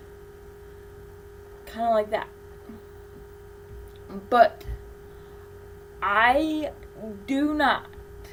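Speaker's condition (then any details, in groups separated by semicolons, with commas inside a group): Cerebral palsy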